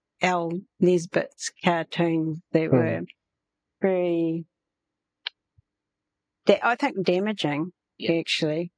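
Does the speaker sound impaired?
Yes: aphasia after stroke; aphasia from stroke during brain surgery a couple of years ago; some aphasia; may lose words, word-finding difficulty.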